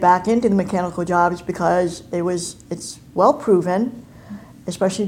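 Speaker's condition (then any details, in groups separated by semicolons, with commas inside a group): Cleft palate and cleft lip; over 30 years ago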